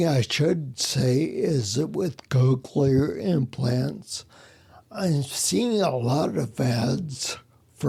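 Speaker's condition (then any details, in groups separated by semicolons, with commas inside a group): Spinocerebellar ataxia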